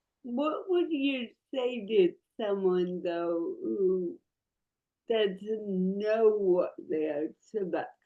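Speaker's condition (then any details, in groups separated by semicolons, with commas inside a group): Cerebral palsy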